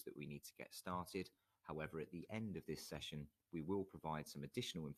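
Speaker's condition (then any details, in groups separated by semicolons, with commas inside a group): No condition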